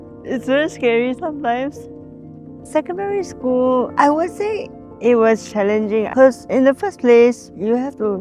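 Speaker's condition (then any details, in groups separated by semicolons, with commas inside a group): Cerebral palsy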